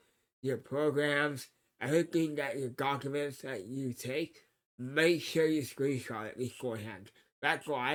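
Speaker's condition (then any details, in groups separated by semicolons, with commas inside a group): Cerebral palsy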